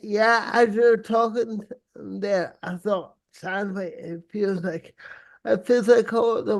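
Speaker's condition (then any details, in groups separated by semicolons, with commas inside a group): Cerebral palsy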